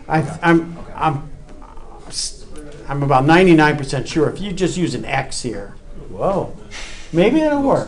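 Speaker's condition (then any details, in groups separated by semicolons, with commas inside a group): No condition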